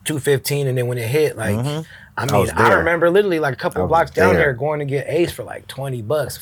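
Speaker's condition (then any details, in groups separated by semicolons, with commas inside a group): No condition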